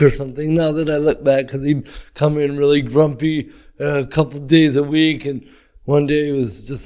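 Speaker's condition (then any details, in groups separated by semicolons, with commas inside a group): Cerebral palsy; brain injury, present from birth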